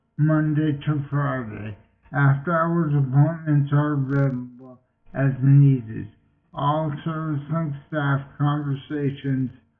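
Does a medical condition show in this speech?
Yes: multiple sclerosis.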